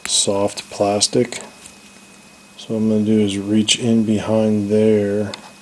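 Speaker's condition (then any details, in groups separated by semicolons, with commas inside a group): No condition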